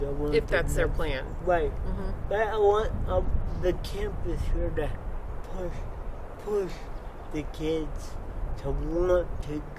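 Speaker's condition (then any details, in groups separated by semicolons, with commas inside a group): Cerebral palsy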